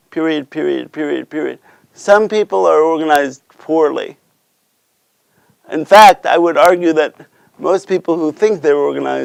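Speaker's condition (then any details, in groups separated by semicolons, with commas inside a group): Cerebral palsy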